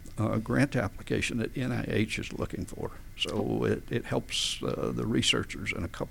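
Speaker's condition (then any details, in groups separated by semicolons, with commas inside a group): Spasmodic dysphonia; adductor type, no known cause, adult onset, first noticed speaking to groups, diagnosed by otolaryngologist, neurologists suggested psychological cause; vocal folds slam together, voice problems when speaking to groups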